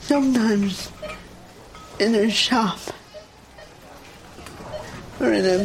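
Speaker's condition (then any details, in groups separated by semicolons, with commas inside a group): Cerebral palsy; poorly controlled voice, long words take breath, often not understood, thought drunk on phone, hard to hear in crowds, tiring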